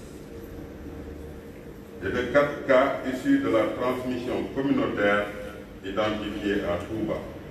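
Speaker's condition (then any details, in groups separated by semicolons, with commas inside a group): No condition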